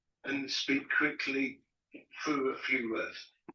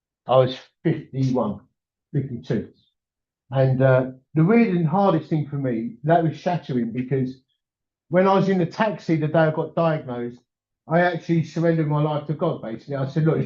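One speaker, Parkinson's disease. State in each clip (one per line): A year earlier, nonverbal when off medication
One year later, speaking again with device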